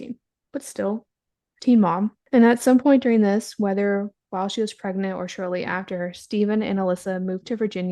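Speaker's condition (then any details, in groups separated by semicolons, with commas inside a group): No condition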